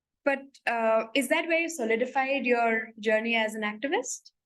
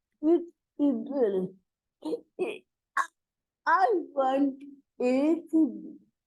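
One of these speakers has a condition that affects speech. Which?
The second: cerebral palsy.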